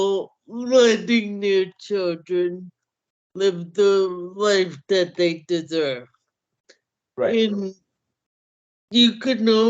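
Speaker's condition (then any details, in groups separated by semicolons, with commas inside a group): Cerebral palsy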